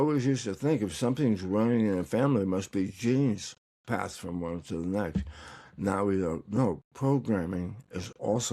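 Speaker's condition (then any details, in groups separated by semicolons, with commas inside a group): Tongue cancer; recovering, tongue exercises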